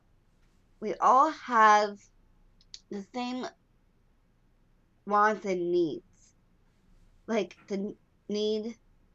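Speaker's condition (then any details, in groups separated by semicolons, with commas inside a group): Down syndrome; walked later than other children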